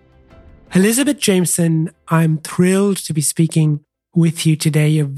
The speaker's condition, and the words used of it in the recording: None; typical speech.